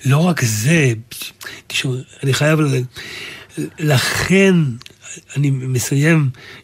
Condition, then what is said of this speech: Aphasia. אני, אני מוכרחה להגיד לך שזה הירואי בגלל הדבר הזה, שאתה בתוך ההפרעה הזאת ומתעד אותה בעודך נאבק בה.